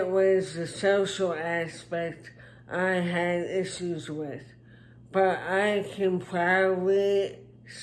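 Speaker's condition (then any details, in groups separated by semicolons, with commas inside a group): Traumatic brain injury; speech impairment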